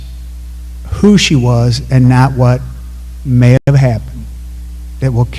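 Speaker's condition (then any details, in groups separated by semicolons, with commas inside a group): No condition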